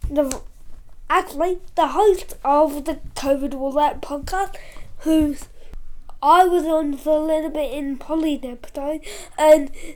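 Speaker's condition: Cerebral palsy; parents worried about breathing with severe COVID; age 11, COVID infection day one to two, double vaccinated, feeling unwell

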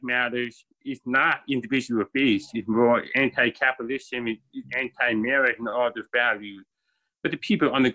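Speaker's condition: Deafness, born deaf

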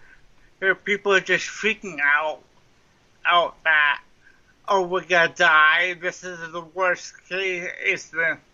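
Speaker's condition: Cerebral palsy; mild cerebral palsy

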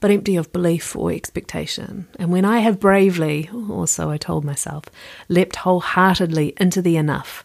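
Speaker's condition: No condition

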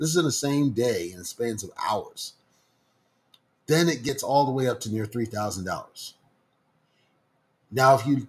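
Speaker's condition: No condition

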